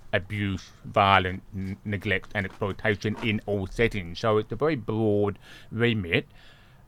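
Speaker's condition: Deafness; congenital deafness, born deaf

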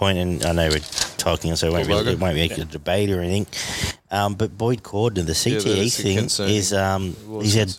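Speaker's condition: No condition

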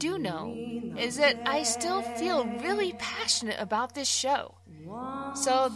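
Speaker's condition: No condition

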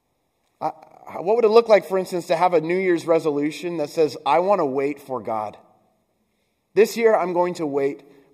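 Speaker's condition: No condition

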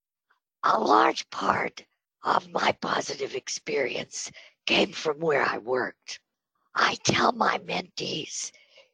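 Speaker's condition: Spasmodic dysphonia; on Botox treatment

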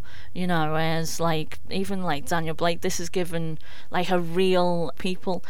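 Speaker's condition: No condition

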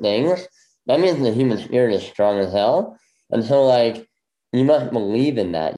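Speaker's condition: Bilateral cleft lip; left hearing loss

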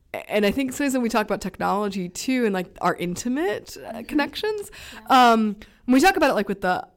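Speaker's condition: No condition

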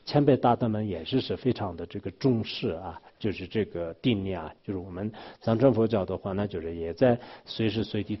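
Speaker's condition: No condition

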